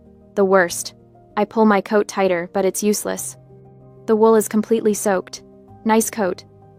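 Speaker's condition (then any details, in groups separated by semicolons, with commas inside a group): No condition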